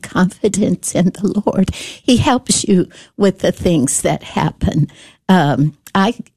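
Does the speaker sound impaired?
Yes: spasmodic dysphonia; brain condition, muscles miscoordinate, care at UT Health Science Center, speech therapists; voice problem, speech gets out of whack, still able to speak if careful.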